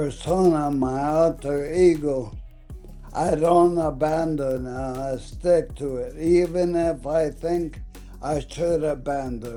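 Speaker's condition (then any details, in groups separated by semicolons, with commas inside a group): ALS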